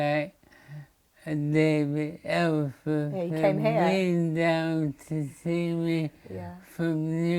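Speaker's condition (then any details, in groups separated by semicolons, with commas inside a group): Motor neurone disease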